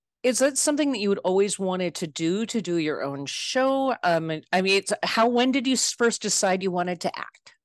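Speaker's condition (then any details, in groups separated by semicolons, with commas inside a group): No condition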